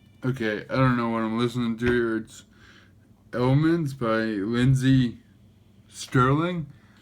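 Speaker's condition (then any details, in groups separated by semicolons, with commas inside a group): Cerebral palsy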